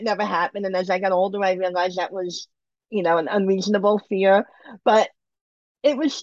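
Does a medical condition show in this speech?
Yes: bilateral cleft lip and palate; congenital.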